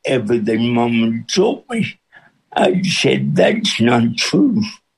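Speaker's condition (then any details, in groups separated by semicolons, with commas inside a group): Cerebral palsy with speech impediment; pastor John Hayes feared nobody could understand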